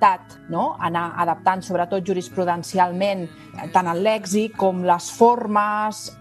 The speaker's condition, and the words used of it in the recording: No condition.